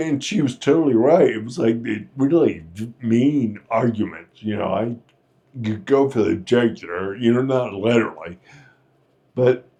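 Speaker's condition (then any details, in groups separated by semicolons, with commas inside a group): Friedreich's ataxia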